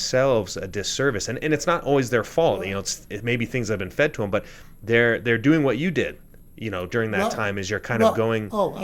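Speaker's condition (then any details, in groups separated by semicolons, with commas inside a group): No condition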